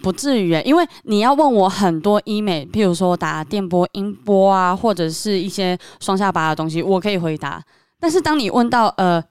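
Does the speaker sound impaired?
Yes: submucous cleft palate; submucous cleft palate since childhood, former underbite, braces, insurance-covered orthognathic surgery advancing upper, retracting lower jaw; recent cough.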